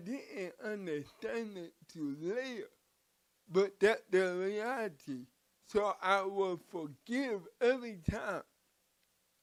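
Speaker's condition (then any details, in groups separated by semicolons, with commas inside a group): Cerebral palsy; from birth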